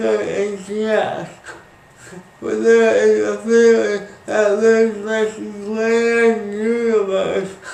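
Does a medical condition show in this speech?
Yes: speech impairment after birth surgery.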